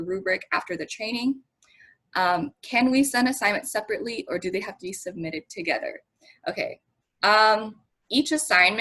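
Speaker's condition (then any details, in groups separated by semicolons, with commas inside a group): No condition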